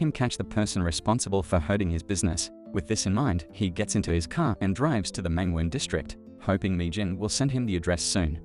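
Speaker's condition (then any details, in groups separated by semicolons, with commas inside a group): No condition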